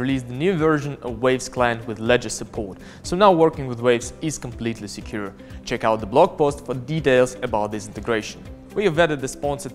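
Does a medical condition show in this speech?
No.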